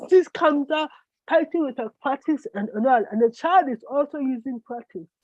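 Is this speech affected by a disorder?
Yes: cerebral palsy.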